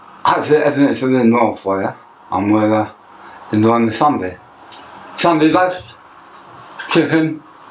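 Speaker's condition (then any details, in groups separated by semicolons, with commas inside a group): Tongue cancer; half tongue removed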